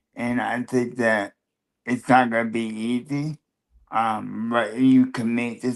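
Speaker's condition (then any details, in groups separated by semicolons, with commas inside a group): Cerebral palsy, spastic quadriplegia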